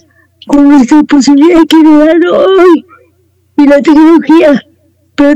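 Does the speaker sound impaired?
Yes: cerebral palsy; wheelchair user, some leg movement, more mobility as child, never walked with canes, needs assistance; no seizures, no medication; voice and way of speaking affected by cerebral palsy, per host.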